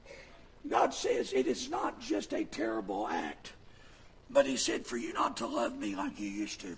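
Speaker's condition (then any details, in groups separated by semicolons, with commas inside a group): Vocal fold paralysis, bilateral; speaks with false vocal folds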